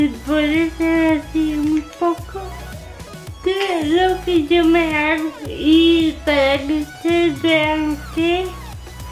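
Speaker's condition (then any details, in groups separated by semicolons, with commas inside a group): Cerebral palsy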